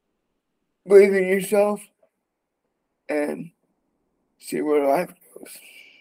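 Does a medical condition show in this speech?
Yes: cerebral palsy; wheelchair user.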